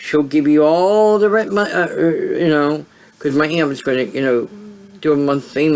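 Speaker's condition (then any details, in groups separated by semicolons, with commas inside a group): Cerebral palsy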